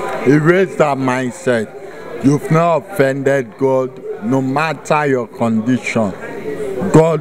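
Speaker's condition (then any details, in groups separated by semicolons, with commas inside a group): Cerebral palsy; affects movement and muscle tone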